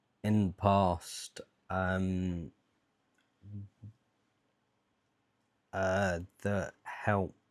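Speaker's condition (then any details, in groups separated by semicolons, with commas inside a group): Dystonia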